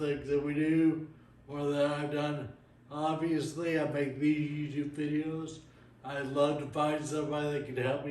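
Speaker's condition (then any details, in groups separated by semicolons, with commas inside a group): Friedreich's ataxia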